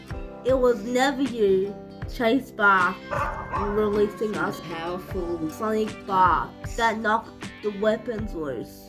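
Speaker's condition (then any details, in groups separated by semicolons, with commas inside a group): Cerebral palsy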